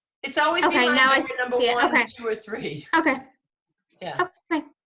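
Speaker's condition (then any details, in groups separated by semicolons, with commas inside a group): No condition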